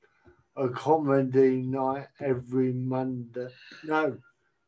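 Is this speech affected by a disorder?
Yes: cerebral palsy; cerebral palsy from birth, uses walking stick, holding handheld mic prevents walking stick use on stage; considering Amazon headset microphone to free hands for walking stick on stage; speech sounds unusual, self-described as talking funny.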